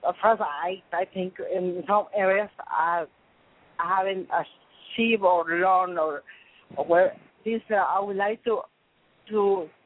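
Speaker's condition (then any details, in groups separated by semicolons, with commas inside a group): Cerebral palsy; cerebral palsy present from birth, about 50 years since onset, lifelong learning problems; past challenges speaking up, voice improved over last year, spanish speaker with limited english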